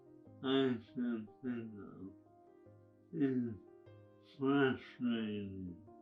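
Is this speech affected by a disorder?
Yes: ALS; progressive, losing hand use; losing speech, harder to understand.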